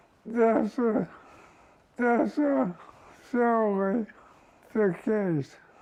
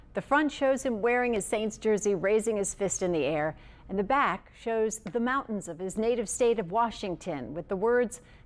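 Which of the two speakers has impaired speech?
The first: ALS.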